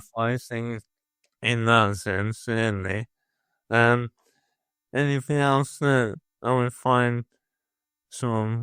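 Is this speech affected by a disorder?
Yes: motor neuron disease.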